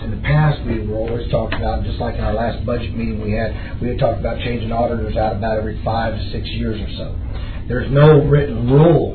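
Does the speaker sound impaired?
No.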